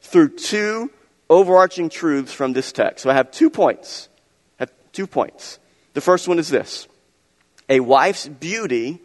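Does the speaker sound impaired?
No.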